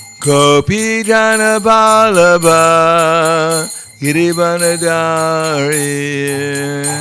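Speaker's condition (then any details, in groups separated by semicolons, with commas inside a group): No condition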